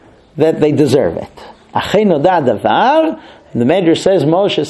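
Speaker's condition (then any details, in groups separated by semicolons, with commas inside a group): No condition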